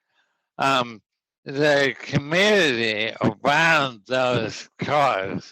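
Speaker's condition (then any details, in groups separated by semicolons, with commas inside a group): ALS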